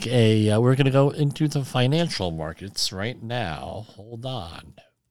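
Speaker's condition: Cleft lip and palate

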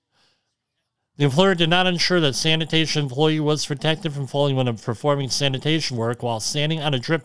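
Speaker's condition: Cleft lip and palate; has tinnitus

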